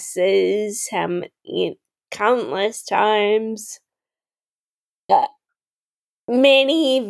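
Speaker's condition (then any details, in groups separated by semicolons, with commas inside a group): Friedreich's ataxia; diagnosed at 17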